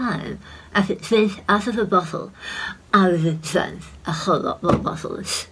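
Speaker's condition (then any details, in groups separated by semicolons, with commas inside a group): Head and neck cancer; recurring cancer incl. floor of mouth, radiation, multiple operations, leg tissue graft, implants; recurring cancer for 22 years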